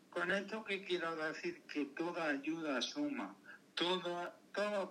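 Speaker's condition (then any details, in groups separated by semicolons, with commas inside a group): Cerebral palsy; lifelong physical motor disability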